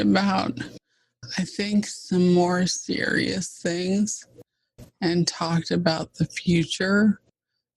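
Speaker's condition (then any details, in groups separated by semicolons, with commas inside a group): ALS (Lou Gehrig's disease); fast progressing form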